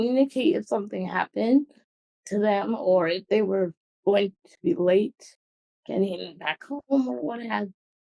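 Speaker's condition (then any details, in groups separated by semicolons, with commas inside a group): Cerebral palsy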